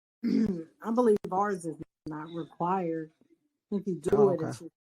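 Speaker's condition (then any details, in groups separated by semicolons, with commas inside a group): No condition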